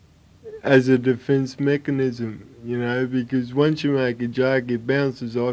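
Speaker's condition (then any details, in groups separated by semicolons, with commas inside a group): Cerebral palsy; lifelong; about 36 years with it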